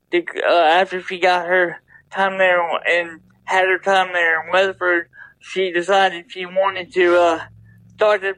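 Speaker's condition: Double hemiplegia cerebral palsy

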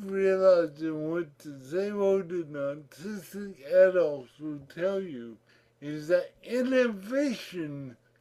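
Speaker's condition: Cerebral palsy; childhood physiotherapy

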